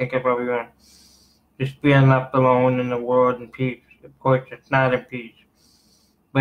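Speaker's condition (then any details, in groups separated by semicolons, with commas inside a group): Cerebral palsy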